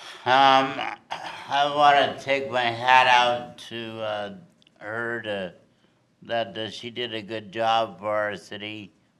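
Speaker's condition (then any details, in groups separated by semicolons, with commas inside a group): Cerebral palsy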